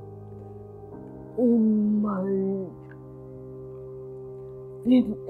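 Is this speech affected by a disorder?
Yes: cerebral palsy; cerebral palsy, from birth.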